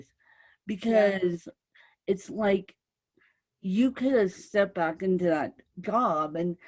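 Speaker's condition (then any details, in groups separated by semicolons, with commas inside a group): Cerebral palsy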